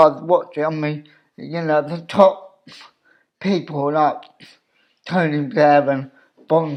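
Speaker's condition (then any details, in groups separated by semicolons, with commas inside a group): Cerebral palsy; obvious speech impediment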